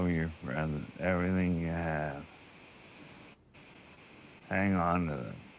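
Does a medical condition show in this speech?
Yes: ALS.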